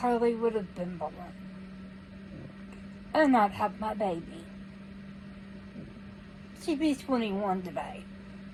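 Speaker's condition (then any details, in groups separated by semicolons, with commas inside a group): Cerebral palsy; needs crutches to walk, no teeth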